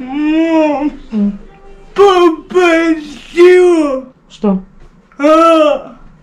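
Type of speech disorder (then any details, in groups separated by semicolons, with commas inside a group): Pseudobulbar dysarthria; cerebral palsy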